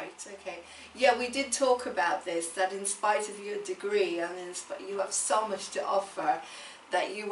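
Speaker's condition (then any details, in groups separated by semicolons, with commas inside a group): No condition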